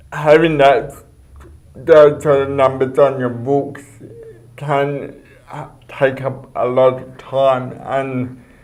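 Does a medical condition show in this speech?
Yes: cerebral palsy; speech.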